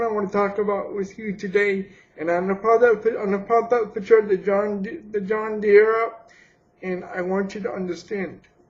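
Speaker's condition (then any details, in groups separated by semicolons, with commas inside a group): Cerebral palsy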